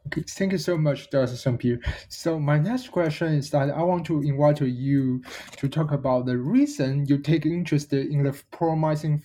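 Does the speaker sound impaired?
No.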